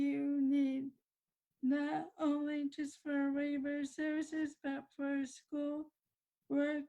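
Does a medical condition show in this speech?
Yes: cerebral palsy.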